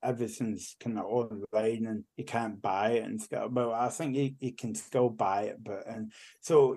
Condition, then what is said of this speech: Cerebral palsy. So, yeah, I mean, I think I was kind of a bit fortunate again because like I kind of learned how to walk and talk and stuff like that.